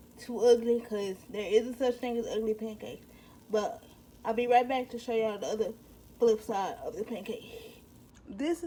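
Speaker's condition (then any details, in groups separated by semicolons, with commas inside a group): Cerebral palsy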